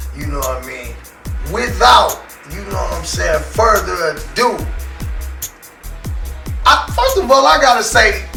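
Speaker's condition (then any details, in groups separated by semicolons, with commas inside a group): No condition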